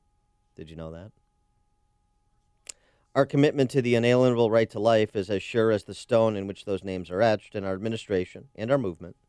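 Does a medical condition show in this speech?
No.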